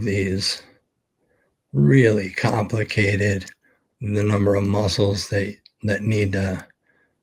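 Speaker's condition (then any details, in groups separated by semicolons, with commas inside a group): ALS; expects to lose voice very soon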